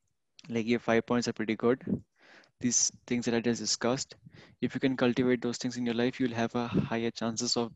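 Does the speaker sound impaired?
No.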